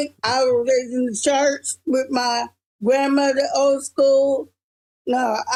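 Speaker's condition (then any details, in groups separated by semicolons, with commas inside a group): Cerebral palsy; present from birth; progressed considerably, mini stroke at 39 caused damage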